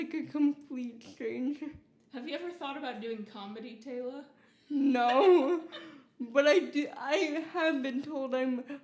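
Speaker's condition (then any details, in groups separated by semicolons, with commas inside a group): Cerebral palsy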